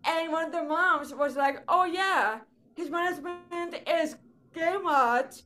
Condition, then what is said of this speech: Cerebral palsy. And for me, besides my voice, my right side is weaker than the left.